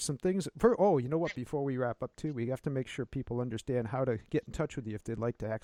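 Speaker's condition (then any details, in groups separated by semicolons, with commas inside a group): No condition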